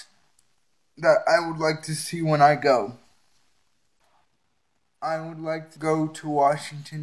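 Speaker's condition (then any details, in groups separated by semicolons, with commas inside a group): Cerebral palsy; uses wheelchair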